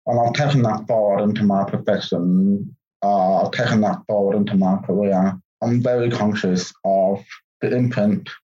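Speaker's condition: Profound deafness; congenital, born deaf

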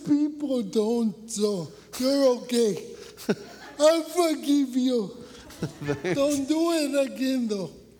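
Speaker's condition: Cerebral palsy; born about two weeks early

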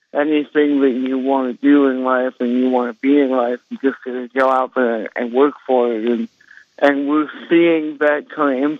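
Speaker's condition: Cerebral palsy; congenital, balance and coordination problems, used walker, walked unassisted near age four, left hand paralyzed; speech affected in childhood, countless speech therapy sessions, now speaks as heard today

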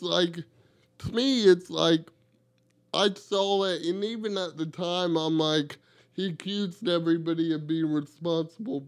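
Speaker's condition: Cerebral palsy; wheelchair user

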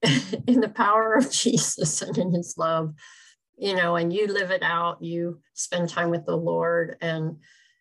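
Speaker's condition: Cleft palate; congenital, extremely severe

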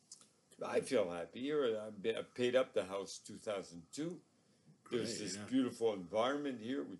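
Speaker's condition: ALS; progressively crippling neurological disorder

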